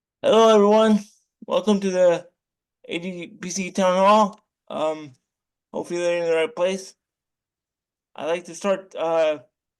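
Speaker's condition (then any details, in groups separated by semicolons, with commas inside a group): Cerebral palsy, severe; wheelchair user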